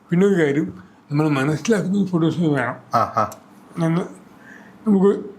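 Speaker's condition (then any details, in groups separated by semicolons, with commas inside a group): Cerebral palsy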